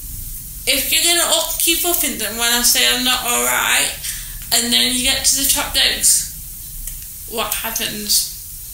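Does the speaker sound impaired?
Yes: cerebral palsy; unable to stand, walk or sit independently, limited hand use.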